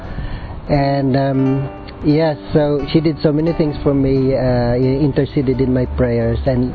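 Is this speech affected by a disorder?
No.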